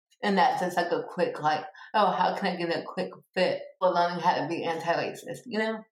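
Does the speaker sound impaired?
Yes: cerebral palsy; born two months premature.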